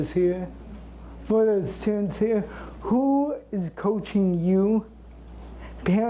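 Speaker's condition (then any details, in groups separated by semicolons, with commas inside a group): Cerebral palsy; since birth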